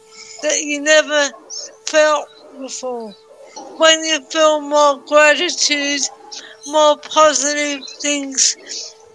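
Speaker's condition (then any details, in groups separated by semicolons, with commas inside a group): Cerebral palsy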